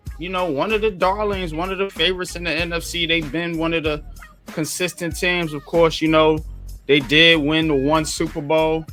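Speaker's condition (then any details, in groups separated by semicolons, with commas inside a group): No condition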